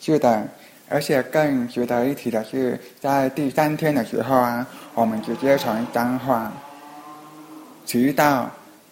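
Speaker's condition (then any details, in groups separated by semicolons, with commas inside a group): Hearing impairment; Skype video calls hard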